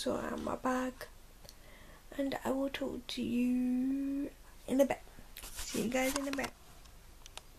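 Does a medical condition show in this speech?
Yes: cerebral palsy.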